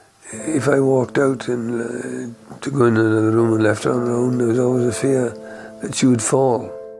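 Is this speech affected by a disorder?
Yes: Parkinson's; about 10 years since onset.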